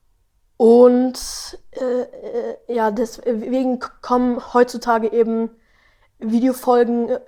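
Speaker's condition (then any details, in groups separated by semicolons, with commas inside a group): Stuttering; 12-year-old boy; stutters a lot in this conversation while talking about stuttering; no stuttering singing with melody, stutters rapping without melody, little in own podcast, speaks fast; repeated sounds, prolonged sounds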